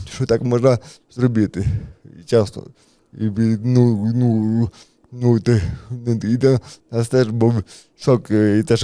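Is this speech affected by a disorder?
Yes: cerebral palsy.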